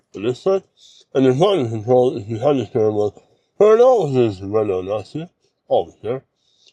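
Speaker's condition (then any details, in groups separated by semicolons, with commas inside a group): Mouth cancer surgery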